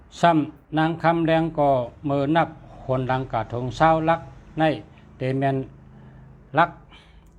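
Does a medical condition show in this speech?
No.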